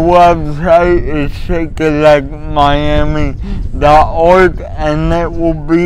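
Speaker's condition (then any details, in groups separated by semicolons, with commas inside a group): Cerebral palsy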